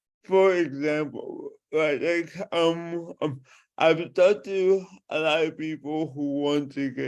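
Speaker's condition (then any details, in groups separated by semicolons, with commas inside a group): Cerebral palsy; from birth; speech impediment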